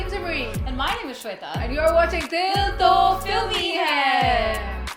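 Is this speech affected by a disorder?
No.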